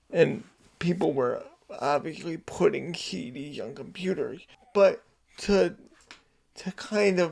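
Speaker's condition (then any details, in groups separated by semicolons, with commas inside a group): Cerebral palsy; cerebral palsy diagnosed at age 2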